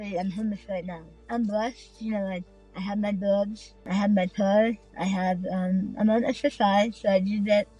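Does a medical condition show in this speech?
Yes: tongue removal for cancer; nearly seven years since surgery, cancer-free.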